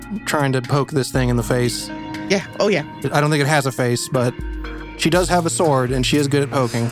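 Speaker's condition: No condition

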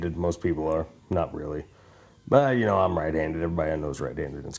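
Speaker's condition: No condition

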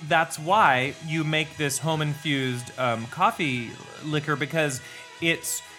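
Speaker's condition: No condition

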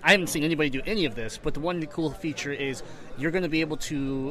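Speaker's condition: Cleft palate; kept home from school while healing

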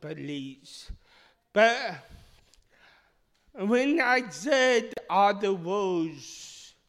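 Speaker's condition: Speech impediment; initially misdiagnosed

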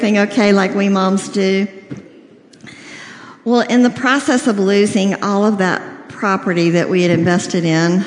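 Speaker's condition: Cleft lip and palate, severe

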